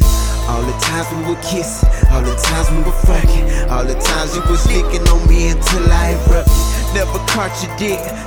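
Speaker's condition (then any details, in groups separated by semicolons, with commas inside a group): No condition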